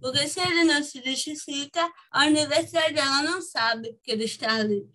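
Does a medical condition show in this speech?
Yes: cerebral palsy; from birth, motor sequelae.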